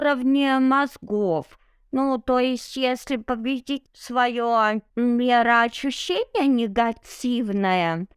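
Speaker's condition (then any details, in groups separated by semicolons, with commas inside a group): Cerebral palsy; abnormal gait, needs help on stairs without railings, walks everywhere, no wheelchair, home-schooled as child; no felt limitations currently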